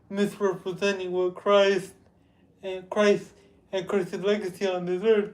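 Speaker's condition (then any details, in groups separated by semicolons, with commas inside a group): Cerebral palsy; with developmental delay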